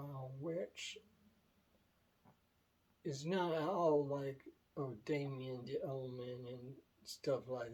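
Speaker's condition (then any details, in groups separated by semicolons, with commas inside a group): Myasthenia gravis; affects hands and tongue; tongue intermittently weak, harder to move during recording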